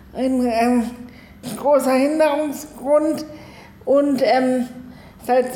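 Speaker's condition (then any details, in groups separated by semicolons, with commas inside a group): Cerebral palsy, spastic, arms and legs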